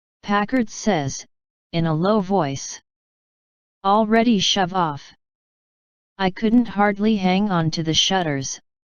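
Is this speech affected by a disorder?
No.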